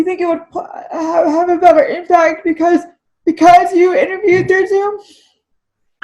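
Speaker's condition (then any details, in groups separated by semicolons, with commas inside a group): Cerebral palsy, spastic, mild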